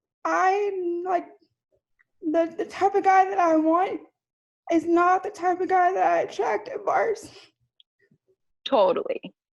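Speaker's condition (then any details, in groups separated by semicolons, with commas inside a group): Cerebral palsy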